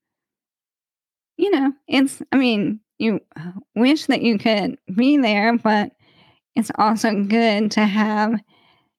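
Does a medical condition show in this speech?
Yes: ALS; voice affected when tired or talking too much, voice banked years ago for computer.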